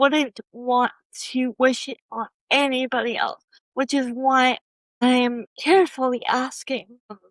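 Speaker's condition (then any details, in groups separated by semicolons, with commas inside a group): Cerebral palsy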